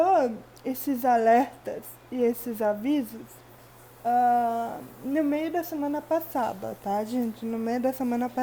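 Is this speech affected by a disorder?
Yes: cerebral palsy.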